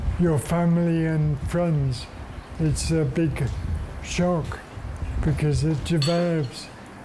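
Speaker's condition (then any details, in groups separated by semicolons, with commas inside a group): Multiple sclerosis; secondary progressive form; about 17 years since diagnosis, gradual deterioration, losing dexterity, past interferon; speech difficulty last two or three years, solid food lodges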